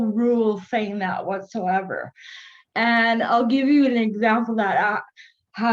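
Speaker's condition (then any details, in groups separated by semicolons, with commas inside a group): Cerebral palsy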